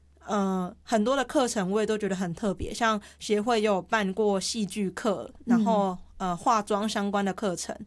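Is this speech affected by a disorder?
Yes: hearing loss; takes part in 蒲公英 hearing-impaired association; clear articulation per host, self-reports sometimes slightly unclear.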